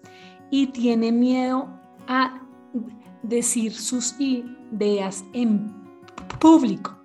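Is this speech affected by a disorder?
Yes: stuttering; severe stuttering, long-standing, speech therapies with friend's help; stutters while giving public conferences, working to improve; audible stuttering in public speaking, uses smile while stuttering; here blocks.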